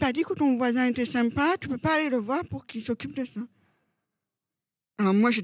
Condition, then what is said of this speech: Deafness. M'entendent, me disent « Ah, vous êtes d'origine étrangère, vous venez d'étranger. »